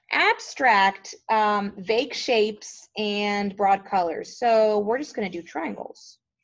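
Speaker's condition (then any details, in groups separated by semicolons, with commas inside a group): No condition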